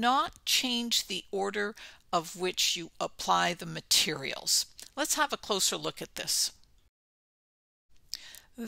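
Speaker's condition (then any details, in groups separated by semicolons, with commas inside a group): No condition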